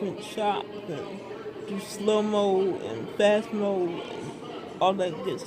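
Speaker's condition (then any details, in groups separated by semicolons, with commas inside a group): Speech impairment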